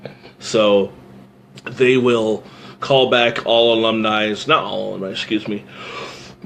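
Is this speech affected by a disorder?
No.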